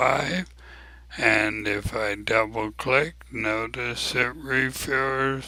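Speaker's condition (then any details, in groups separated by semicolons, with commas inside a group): ALS; abnormally slow voice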